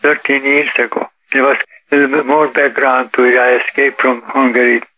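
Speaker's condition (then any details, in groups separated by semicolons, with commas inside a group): Parkinson's disease; now 84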